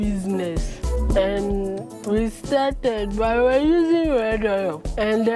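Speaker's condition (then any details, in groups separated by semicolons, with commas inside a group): Cerebral palsy; from birth; 24 years since onset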